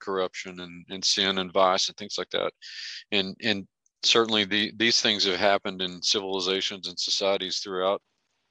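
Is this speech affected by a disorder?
No.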